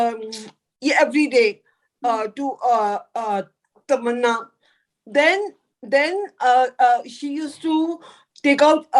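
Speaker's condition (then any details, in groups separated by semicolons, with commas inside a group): Cerebral palsy; could not talk as a child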